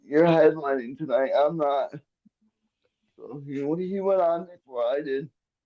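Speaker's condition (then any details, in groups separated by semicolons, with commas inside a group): Cerebral palsy, quadriplegic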